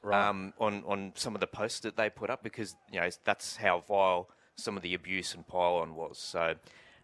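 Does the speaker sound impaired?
No.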